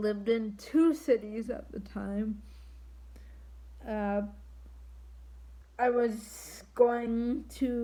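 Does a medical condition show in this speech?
Yes: triplegic cerebral palsy.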